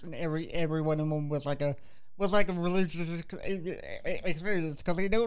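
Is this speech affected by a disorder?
Yes: cerebral palsy; walks with walker.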